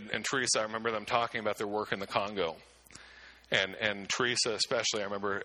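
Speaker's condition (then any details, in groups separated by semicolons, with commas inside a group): No condition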